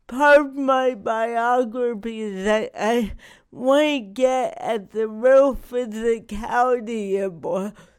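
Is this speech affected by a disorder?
Yes: cerebral palsy; not degenerative.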